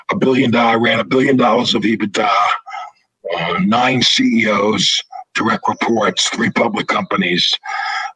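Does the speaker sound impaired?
Yes: throat cancer, vocal cords removed; cancer free 13 years.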